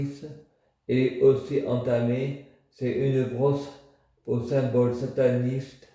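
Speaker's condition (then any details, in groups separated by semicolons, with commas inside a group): Multiple sclerosis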